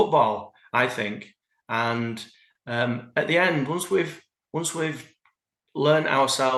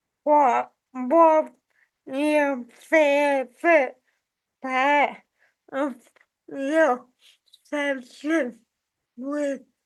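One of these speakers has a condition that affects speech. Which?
The second: cerebral palsy; from birth.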